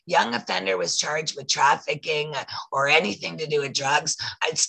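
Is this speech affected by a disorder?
Yes: voice loss after throat polyp; polyp from years of singing and talking blocked throat, emergency throat surgery, tracheotomy warned possible; smoker-like voice from throat surgery not smoking, whole voice affected, still recovering.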